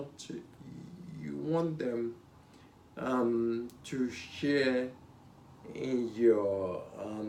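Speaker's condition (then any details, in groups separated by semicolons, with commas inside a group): Spinocerebellar ataxia (sca7)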